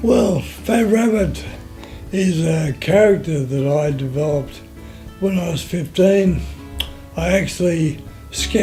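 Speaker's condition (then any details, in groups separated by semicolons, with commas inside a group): Motor neurone disease; voice audibly affected, breathing affected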